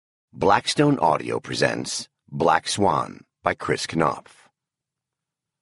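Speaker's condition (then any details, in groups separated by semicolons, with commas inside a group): No condition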